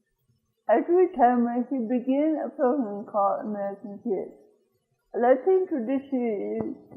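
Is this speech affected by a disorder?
Yes: cerebral palsy.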